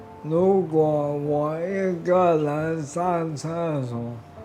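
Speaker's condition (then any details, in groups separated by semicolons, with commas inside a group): Motor neuron disease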